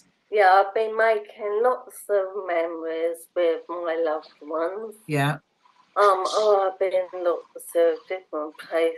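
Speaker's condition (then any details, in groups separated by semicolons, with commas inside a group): Motor neurone disease; bulbar onset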